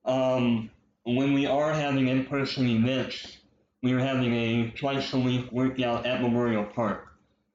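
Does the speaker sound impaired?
Yes: cleft lip and palate; with popliteal pterygium syndrome.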